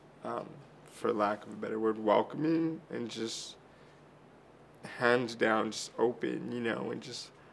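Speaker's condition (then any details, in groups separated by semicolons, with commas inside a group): Cerebral palsy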